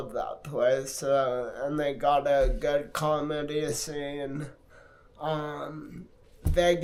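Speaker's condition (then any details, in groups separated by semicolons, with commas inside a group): Multiple sclerosis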